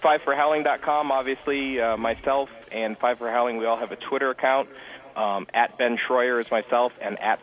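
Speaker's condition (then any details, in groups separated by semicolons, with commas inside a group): No condition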